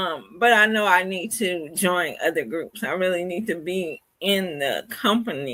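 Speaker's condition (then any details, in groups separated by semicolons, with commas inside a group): Cerebral palsy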